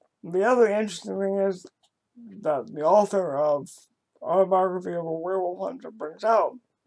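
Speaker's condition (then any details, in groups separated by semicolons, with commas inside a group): Cerebral palsy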